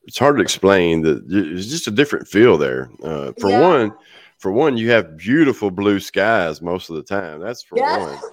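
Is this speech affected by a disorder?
No.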